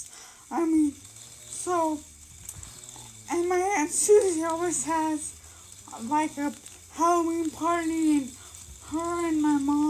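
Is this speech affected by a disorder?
Yes: brain injury.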